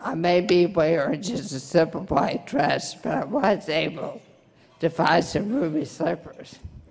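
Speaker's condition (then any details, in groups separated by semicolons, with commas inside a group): Brain injury; over three years since injury, rehabilitation completed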